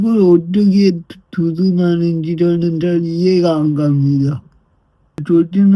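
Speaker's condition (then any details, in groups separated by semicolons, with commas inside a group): Brain lesion disability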